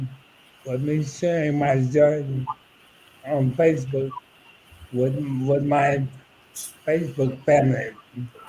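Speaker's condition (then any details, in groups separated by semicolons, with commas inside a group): ALS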